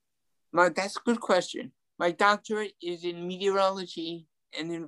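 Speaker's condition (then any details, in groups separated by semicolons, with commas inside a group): Ataxic cerebral palsy; mild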